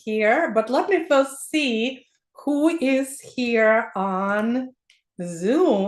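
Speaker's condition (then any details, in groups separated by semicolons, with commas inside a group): No condition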